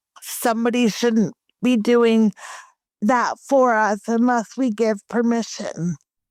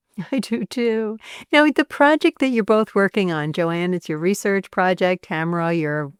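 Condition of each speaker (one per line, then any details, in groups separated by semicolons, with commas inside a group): Cerebral palsy; present from birth
No condition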